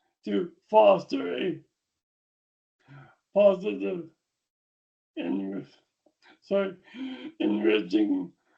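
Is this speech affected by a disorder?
Yes: diffuse axonal brain injury; initially not expected to speak or eat, speech therapy.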